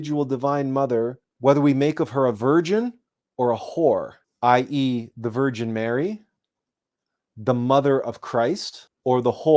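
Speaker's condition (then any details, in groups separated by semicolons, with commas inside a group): No condition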